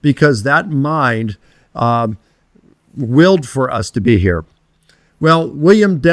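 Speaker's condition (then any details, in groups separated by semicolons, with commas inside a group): No condition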